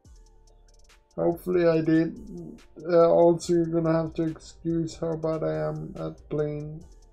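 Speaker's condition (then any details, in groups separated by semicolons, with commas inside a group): Quadriplegic cerebral palsy; uses one hand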